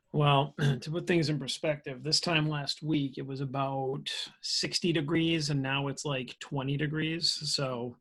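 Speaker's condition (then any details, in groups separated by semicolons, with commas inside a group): No condition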